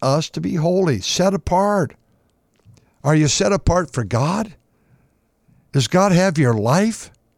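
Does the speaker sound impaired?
No.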